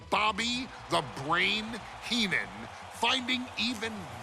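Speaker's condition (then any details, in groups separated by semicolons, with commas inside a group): No condition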